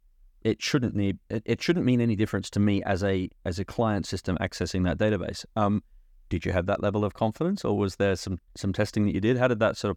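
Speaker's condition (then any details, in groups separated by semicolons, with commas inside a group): No condition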